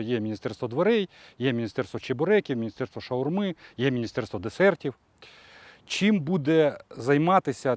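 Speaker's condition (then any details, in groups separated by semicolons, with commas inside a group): No condition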